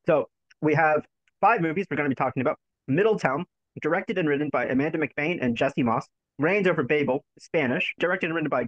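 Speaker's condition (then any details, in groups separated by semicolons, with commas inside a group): No condition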